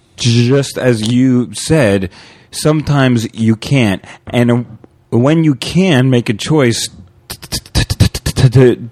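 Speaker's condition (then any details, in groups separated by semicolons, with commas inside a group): Stuttering; past voluntary stuttering, disclosure and open stuttering, later trying to work on overt stuttering; still stutters at times, still has a hard time at times; earlier stuttered openly without modification tools; prolonged sounds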